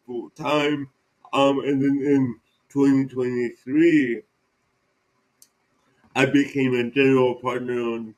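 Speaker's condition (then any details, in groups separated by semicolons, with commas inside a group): Cerebral palsy; present from birth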